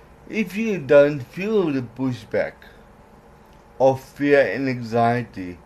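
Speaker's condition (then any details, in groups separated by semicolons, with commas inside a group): Cerebral palsy; some words unclear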